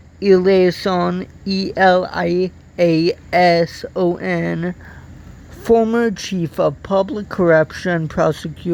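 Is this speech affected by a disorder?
Yes: cerebral palsy.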